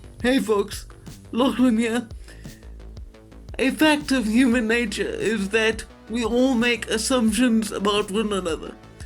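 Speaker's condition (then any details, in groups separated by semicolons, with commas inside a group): Quadriplegic cerebral palsy, severe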